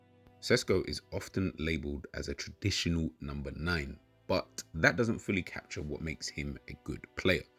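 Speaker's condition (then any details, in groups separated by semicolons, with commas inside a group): No condition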